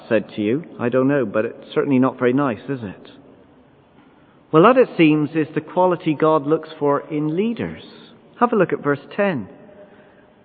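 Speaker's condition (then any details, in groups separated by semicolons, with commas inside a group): No condition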